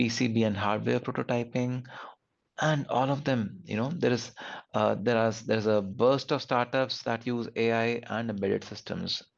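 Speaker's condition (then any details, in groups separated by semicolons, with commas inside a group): No condition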